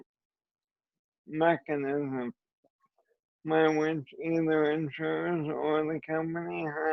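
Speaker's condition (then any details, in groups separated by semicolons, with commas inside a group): ALS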